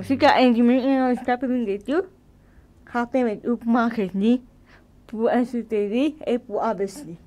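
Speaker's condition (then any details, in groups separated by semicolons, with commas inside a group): Cerebral palsy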